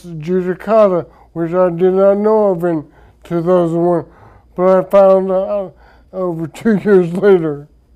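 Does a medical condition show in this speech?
Yes: traumatic brain injury; severe head injury, coma; many years since injury, gradual improvement over decades; speech affected.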